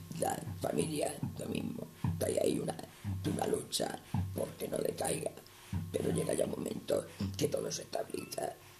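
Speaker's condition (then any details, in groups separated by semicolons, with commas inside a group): Total laryngectomy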